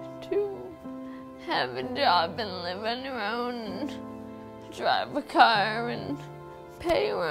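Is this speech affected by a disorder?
Yes: Friedreich's ataxia; 24 years since diagnosis.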